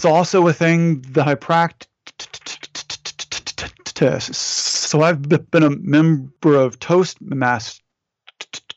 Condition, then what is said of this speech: Stuttering. Trying to promote my work when phone calls is a struggle.